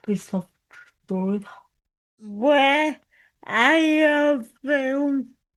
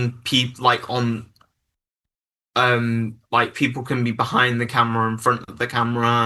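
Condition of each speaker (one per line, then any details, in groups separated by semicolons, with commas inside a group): Cerebral palsy; from birth
No condition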